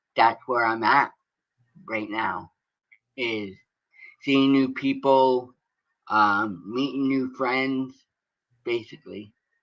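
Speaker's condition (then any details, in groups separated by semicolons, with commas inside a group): Cerebral palsy; from birth, premature birth, feet turned in, hip and leg surgeries; diagnosed at age 4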